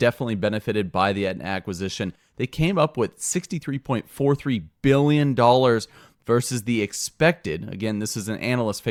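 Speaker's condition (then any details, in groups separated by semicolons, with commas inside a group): No condition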